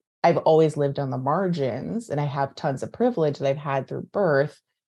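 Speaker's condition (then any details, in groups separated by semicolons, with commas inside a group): No condition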